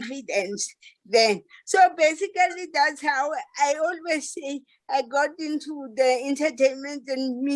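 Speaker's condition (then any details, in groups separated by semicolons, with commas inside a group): Cerebral palsy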